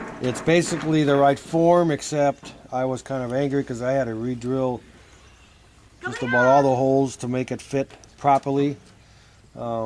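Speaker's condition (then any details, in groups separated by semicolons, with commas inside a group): No condition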